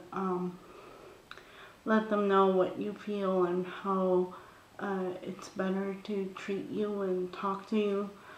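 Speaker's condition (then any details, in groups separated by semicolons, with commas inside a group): Cerebral palsy; brain damage, from birth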